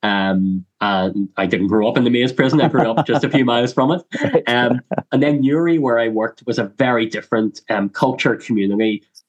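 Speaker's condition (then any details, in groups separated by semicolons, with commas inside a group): Cleft lip and palate; congenital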